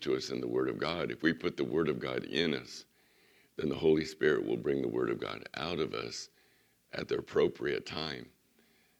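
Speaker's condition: Vocal cord surgery recovery; resting voice

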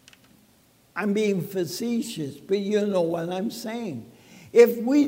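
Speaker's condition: ALS; talking funny

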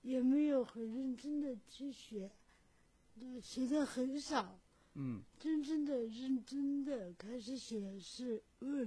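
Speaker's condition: Cerebral palsy; unclear, slurred articulation described in own poem

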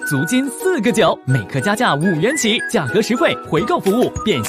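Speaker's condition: No condition

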